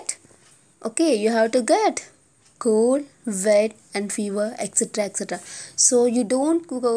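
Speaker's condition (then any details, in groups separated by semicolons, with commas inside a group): No condition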